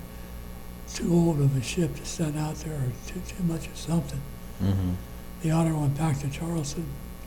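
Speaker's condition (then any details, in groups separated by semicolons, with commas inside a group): Parkinson's disease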